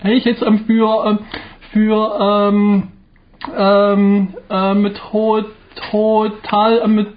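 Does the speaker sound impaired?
Yes: stuttering; severe stuttering, difficult since school years, persisting into working life; strong stuttering symptoms; constantly affected, including when ordering, paying in shops and at work; here repeated sounds, prolonged sounds.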